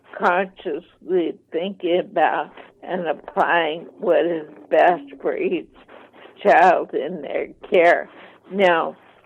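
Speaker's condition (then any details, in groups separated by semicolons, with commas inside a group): ALS, mild; voice slightly impaired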